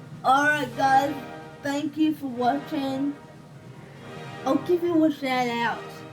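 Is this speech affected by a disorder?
Yes: cerebral palsy.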